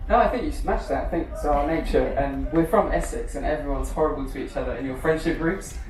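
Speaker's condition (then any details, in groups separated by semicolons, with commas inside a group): No condition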